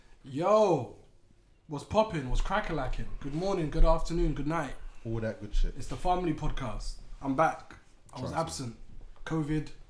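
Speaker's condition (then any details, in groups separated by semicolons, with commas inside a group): No condition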